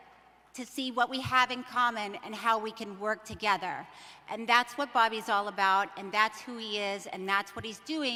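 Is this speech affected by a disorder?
No.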